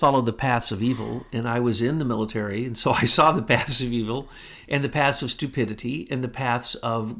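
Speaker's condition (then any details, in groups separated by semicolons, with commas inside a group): No condition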